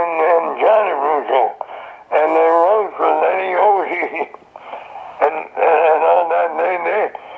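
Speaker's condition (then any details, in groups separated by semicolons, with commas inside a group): Throat cancer; survivor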